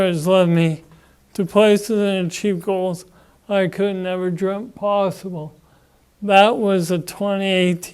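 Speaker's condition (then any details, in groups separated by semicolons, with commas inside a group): Parkinson's disease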